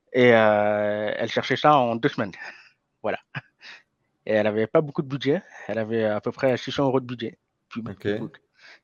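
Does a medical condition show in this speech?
Yes: hearing impairment from birth; congenital hearing loss, diagnosed around age 4, lip reading since birth, school to learn spoken French; degenerative hearing loss, may get worse; learned to speak at age 4, slight effect on speech noticeable now and then.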